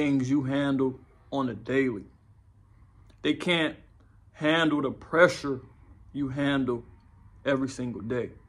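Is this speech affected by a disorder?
No.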